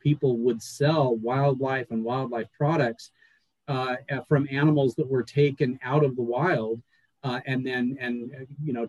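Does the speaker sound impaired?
No.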